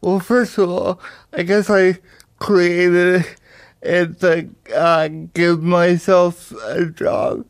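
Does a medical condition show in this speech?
Yes: cerebral palsy; power wheelchair user.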